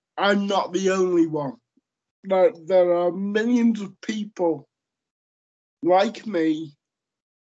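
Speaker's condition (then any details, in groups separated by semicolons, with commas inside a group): Cerebral palsy; lifelong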